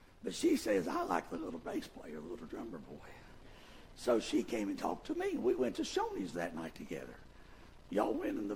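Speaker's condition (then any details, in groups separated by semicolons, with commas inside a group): Vocal fold paralysis, bilateral; speaks with false vocal folds; both vocal cords paralyzed, do not come together, move or vibrate, false folds compensate for voicing; voice worse than before, Kermit-the-Frog-like, irritating, pushes much air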